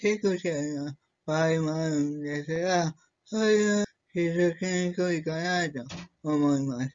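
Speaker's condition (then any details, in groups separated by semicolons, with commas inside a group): Cerebral palsy; severe, uses a wheelchair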